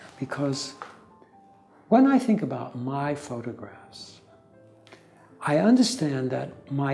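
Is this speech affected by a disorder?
No.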